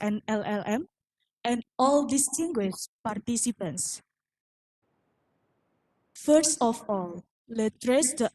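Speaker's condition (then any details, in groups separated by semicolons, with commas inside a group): No condition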